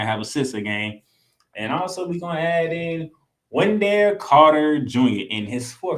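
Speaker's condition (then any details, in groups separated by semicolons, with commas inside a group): No condition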